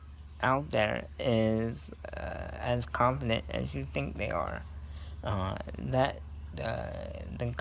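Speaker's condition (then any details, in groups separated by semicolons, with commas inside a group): Cerebral palsy; scoliosis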